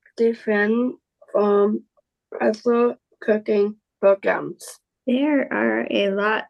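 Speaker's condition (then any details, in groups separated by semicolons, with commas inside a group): Down syndrome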